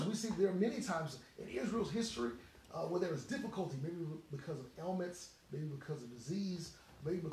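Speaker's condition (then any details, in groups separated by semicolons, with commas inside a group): No condition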